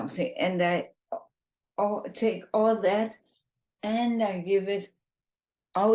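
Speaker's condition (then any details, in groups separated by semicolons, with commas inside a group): ALS, bulbar form, bulbar onset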